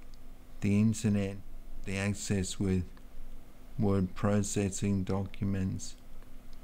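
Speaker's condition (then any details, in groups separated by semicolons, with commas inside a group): Multiple sclerosis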